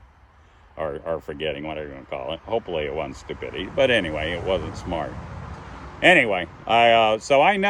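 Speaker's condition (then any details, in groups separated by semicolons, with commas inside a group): No condition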